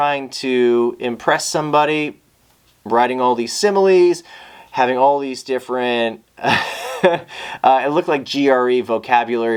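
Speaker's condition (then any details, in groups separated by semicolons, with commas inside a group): No condition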